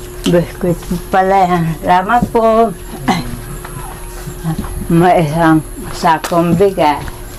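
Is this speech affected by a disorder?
Yes: Parkinson's disease; on medication, difficulty standing up.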